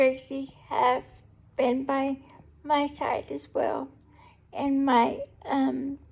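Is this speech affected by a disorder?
Yes: cerebral palsy; able to talk.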